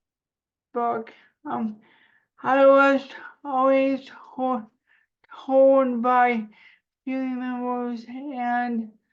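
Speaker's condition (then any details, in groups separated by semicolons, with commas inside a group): Cerebral palsy; spasticity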